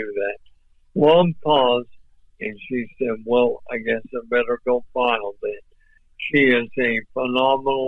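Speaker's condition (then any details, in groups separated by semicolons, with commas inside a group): ALS; voice off but clear and understandable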